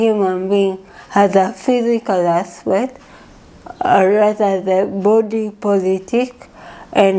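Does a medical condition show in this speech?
Yes: cerebral palsy; from birth.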